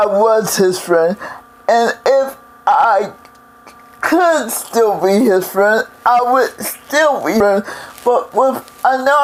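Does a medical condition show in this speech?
Yes: cerebral palsy; several unnoticed strokes.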